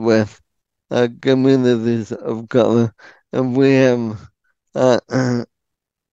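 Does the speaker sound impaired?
Yes: ALS; frequent hesitation fillers.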